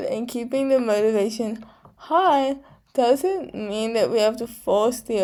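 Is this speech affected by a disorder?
Yes: cerebral palsy.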